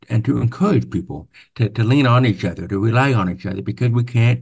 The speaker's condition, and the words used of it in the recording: Deafness. If you haven't noticed already, I have a different accent.